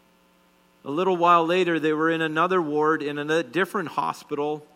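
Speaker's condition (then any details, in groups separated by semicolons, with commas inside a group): No condition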